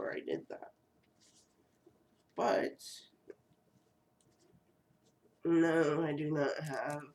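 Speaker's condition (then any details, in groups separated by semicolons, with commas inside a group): Cerebral palsy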